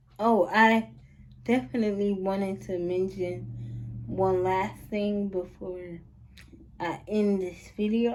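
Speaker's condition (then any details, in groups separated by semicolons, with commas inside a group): Cerebral palsy; spastic quadriplegic, all four limbs, muscle tightness; uses wheelchair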